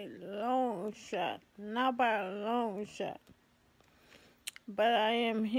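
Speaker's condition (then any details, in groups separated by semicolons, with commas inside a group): ALS; affects hands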